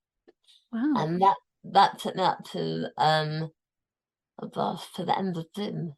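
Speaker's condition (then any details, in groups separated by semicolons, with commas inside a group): Tongue cancer, tongue removed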